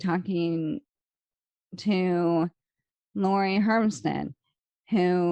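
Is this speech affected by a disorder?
Yes: ALS; slow progressing form.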